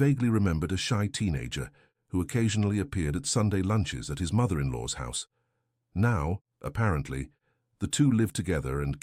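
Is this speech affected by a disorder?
No.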